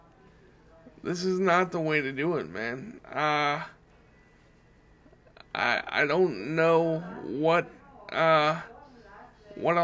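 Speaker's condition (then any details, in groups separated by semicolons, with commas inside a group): Cerebral palsy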